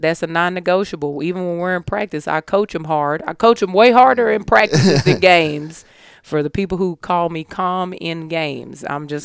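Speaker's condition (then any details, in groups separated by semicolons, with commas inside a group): No condition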